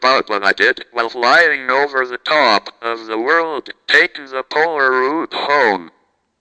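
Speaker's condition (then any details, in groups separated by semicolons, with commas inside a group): Cerebral palsy, speech-generating device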